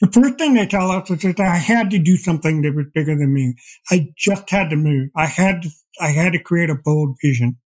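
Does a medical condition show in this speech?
Yes: deafblindness; progressive.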